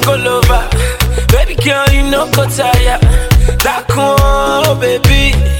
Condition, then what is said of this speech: None; typical speech.